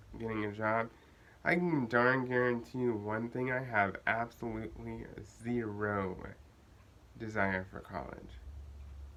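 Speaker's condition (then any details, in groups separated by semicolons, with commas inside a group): Cerebral palsy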